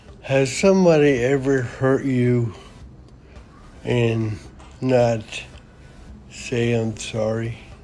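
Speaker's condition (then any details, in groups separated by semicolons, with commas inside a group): Cerebral palsy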